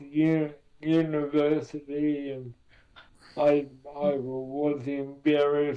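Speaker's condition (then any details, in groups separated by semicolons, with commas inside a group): Cerebral palsy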